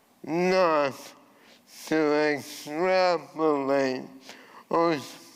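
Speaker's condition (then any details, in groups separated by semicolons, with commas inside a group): ALS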